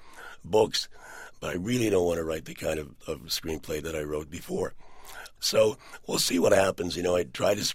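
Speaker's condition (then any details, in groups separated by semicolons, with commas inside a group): Partial laryngectomy for throat cancer, partial, 80% of larynx removed; mute about two years after surgery, then sounded like Brando in the Godfather, long-term trach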